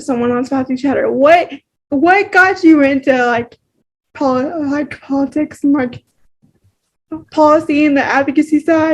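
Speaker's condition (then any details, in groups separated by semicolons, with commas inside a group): Cerebral palsy, spastic, mild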